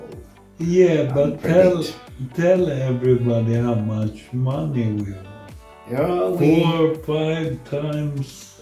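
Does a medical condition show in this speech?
Yes: multiple sclerosis; progressive form.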